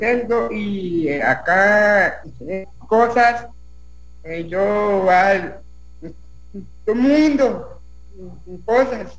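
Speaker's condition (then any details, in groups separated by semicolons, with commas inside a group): Down syndrome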